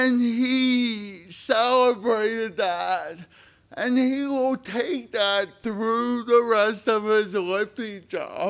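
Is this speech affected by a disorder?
Yes: spastic cerebral palsy.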